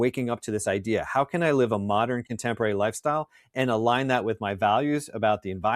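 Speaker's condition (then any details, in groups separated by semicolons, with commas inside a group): No condition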